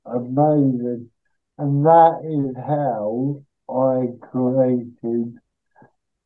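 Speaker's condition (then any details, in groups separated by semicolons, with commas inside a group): Cerebral palsy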